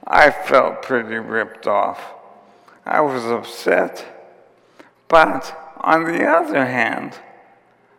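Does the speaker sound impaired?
Yes: ALS; onset with tiredness and clumsiness.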